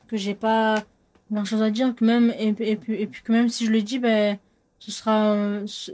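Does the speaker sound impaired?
Yes: cluttering and stuttering; stuttering since about age 12-13, cluttering identified later during therapy; in speech therapy, cluttering more bothersome than stuttering; rapid cluttered speech, extra, cut or forgotten words, often asked to repeat, hard to understand; here repeated sounds.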